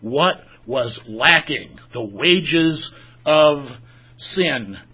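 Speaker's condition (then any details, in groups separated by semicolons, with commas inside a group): No condition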